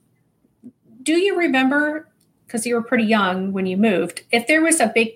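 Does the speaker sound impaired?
No.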